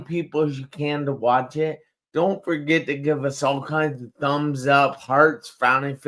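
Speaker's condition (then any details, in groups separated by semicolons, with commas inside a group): Traumatic brain injury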